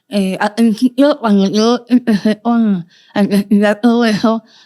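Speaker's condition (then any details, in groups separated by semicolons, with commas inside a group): Moebius syndrome, congenital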